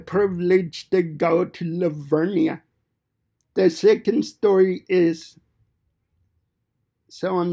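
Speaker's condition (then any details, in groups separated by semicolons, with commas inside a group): Cerebral palsy; fine motor impairment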